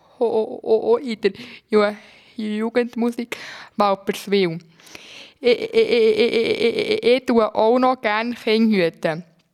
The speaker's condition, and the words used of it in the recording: Stuttering. Es ist ganz normal für mich, dass ich stottere.